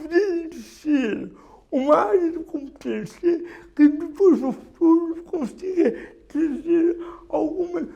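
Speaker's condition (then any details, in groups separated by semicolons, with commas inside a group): Cerebral palsy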